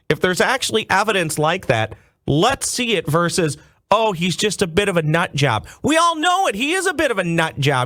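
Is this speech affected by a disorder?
No.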